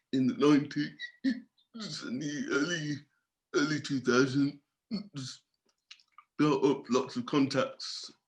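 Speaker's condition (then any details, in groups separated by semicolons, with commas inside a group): Cerebral palsy; from birth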